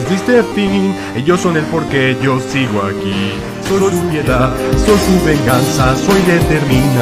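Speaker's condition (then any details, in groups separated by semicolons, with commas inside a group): No condition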